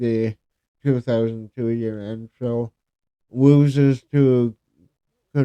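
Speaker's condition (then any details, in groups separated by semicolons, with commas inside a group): Cerebral palsy; speech affected by cerebral palsy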